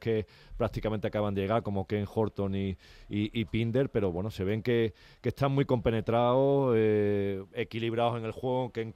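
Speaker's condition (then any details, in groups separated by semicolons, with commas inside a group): No condition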